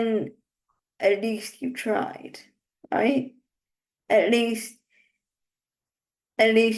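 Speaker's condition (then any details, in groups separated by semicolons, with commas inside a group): Cerebral palsy; uses wheelchair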